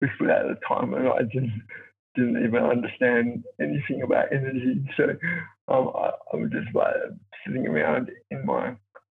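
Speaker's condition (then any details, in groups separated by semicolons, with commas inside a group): Cerebral palsy; affects mobility and walking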